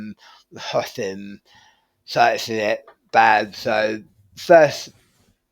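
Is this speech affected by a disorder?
Yes: tongue cancer surgery.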